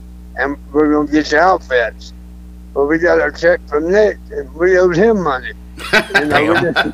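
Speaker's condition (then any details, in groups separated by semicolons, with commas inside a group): Throat cancer; cancer survivor, alive and well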